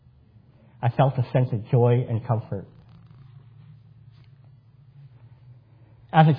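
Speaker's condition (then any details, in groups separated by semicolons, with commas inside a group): Cleft palate; congenital cleft palate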